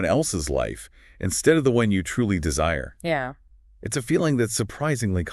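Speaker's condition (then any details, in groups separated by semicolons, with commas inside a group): No condition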